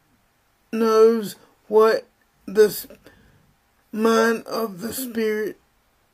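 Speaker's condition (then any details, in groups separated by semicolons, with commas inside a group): Spastic cerebral palsy; uses wheelchair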